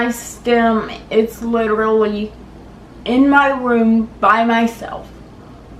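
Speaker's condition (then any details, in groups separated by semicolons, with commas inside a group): Cerebral palsy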